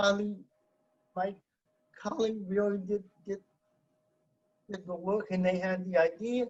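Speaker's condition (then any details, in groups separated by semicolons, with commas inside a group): Cerebral palsy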